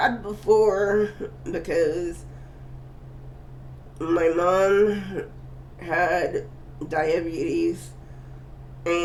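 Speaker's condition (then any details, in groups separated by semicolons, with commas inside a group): Cerebral palsy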